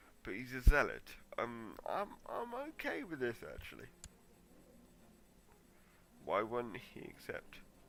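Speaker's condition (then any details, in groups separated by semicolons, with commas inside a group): Cerebral palsy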